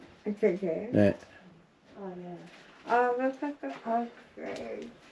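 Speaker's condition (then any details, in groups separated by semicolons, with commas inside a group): Jaw cancer surgery; tracheostomy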